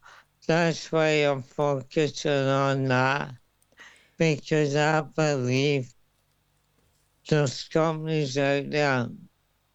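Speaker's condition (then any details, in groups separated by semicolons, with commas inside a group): Motor neurone disease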